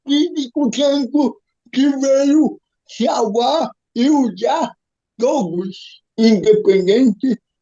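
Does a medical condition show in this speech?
Yes: cerebral palsy; physical disability.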